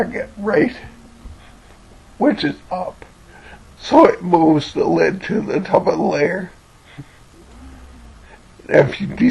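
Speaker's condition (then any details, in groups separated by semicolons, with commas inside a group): Cerebellar ataxia from brain tumour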